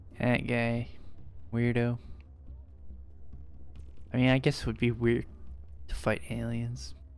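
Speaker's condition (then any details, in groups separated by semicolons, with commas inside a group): No condition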